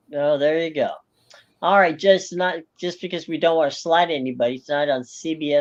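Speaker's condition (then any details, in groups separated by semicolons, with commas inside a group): No condition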